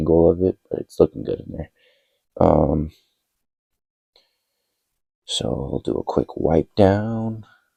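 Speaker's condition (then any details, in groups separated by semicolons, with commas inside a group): No condition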